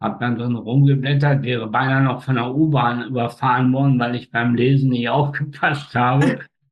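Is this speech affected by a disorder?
Yes: spastic tetraparesis, spastic quadriplegia; birth injury, cord around neck, brain oxygen loss up to 15 minutes, four limbs, facial paralysis; slightly hoarse from many speeches, runs half marathons, practises piano; speech control difficulties.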